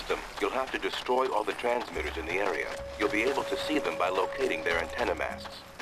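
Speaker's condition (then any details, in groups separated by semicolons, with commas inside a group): No condition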